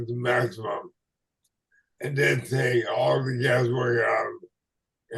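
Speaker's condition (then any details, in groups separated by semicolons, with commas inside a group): ALS/MND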